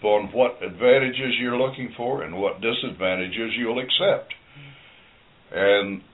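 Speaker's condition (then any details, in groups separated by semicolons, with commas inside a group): No condition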